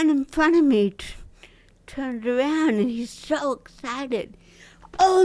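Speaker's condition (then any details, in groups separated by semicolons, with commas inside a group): Dystonia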